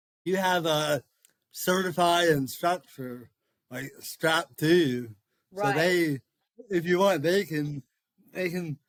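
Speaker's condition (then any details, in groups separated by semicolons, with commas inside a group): Cerebral palsy; all four limbs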